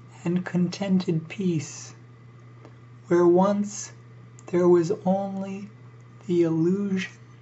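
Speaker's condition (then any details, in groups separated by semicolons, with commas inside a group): ALS; neurodegenerative, physical function lost; breathing increasingly difficult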